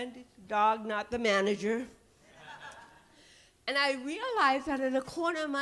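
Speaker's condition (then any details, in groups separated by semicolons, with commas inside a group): Cerebral palsy; titanium neck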